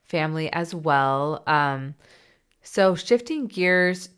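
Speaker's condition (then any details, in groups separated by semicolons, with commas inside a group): No condition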